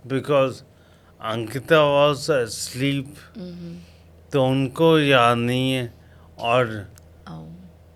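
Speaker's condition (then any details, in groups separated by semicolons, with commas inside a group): Coma after road accident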